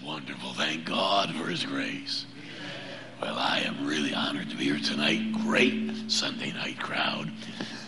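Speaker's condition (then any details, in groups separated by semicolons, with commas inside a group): Laryngeal cancer; laryngectomy scheduled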